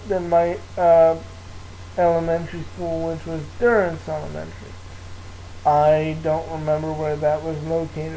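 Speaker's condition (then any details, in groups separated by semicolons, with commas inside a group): Cerebral palsy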